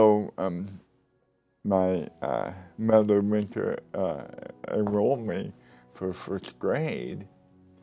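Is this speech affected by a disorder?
Yes: cerebral palsy.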